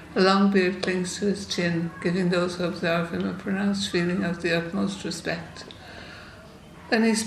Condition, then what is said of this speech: Parkinson's disease. You do have a lovely voice, actually.